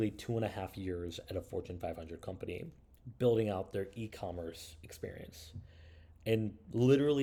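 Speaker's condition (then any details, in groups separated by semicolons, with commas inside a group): No condition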